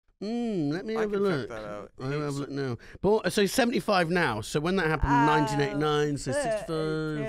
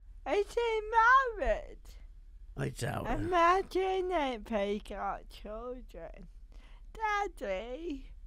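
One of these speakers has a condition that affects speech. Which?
The second: cerebral palsy; ataxic form, from birth, birth oxygen loss, drags one foot.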